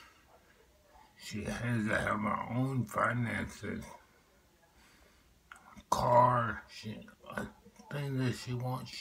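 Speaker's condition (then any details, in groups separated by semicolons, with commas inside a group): Multiple sclerosis; affects left side and voice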